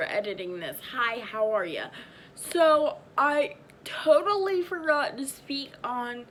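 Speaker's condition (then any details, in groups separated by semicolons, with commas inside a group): Cerebral palsy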